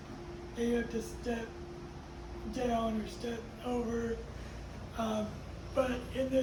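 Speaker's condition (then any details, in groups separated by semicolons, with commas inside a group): Cerebral palsy; uses a wheelchair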